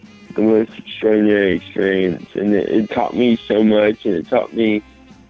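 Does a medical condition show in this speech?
Yes: mild cerebral palsy.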